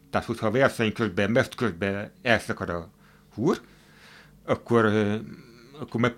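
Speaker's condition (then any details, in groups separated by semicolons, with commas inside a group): Hearing impairment; hard of hearing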